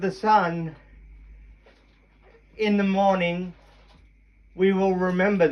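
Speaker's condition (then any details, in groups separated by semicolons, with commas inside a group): Cerebral palsy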